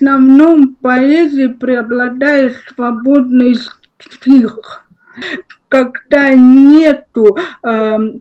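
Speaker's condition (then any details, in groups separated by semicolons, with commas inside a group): Cerebral palsy, spastic diplegia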